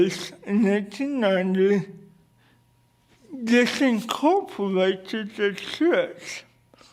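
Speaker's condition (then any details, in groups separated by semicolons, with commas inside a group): Cerebral palsy; brain damage at birth, affects movement and handwriting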